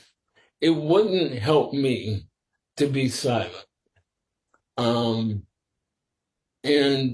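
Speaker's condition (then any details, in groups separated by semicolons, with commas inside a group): Sporadic ALS; must speak slower and carefully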